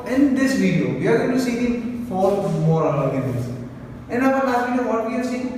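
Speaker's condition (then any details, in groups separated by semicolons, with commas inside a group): No condition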